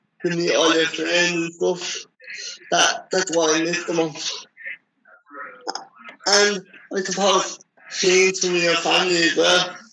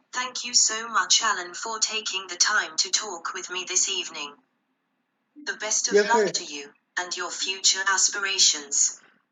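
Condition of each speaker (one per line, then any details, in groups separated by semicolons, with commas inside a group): Cerebral palsy
No condition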